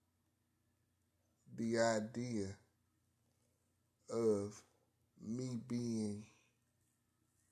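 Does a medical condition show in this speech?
Yes: cerebral palsy, spastic quadriparesis.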